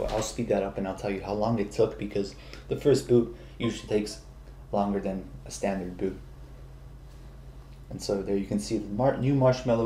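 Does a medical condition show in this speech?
No.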